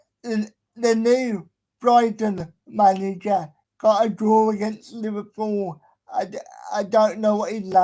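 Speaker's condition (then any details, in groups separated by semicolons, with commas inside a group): Cerebral palsy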